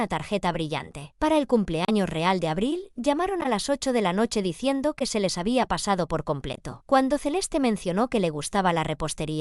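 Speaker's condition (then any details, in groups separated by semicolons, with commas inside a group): No condition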